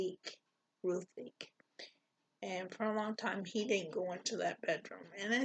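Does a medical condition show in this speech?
Yes: cerebral palsy; poor balance.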